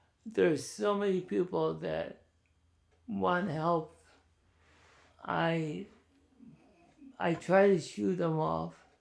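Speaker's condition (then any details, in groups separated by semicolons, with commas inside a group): ALS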